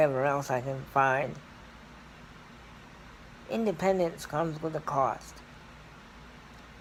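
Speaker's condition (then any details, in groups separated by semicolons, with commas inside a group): Cerebral palsy; scoliosis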